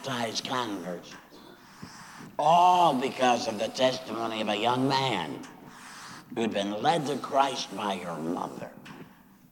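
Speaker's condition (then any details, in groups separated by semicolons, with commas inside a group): Laryngectomy after throat cancer; likened to kazoo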